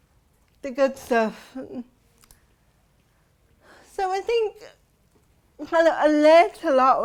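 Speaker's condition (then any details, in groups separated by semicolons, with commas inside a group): Cerebral palsy; since birth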